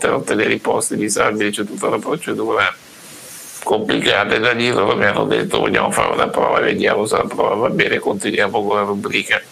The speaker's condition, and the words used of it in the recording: Muscular dystrophy. Ventilatore per la respirazione che lo utilizzo anche di giorno e grazie a quello io comunque riesco a parlare, riesco a poter anche respirare più,